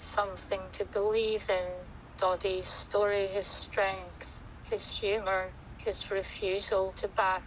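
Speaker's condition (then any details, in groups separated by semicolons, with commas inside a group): MND, speech-generating device; bulbar onset, throat and face muscles affected; about one year since diagnosis, tube fed, fairly mobile; unable to speak, eat or drink, throat and face nearly paralysed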